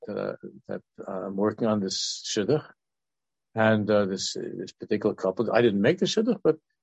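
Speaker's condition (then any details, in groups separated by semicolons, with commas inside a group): No condition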